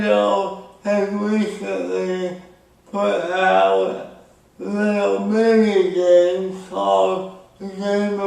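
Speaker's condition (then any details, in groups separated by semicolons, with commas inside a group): Speech impairment after birth surgery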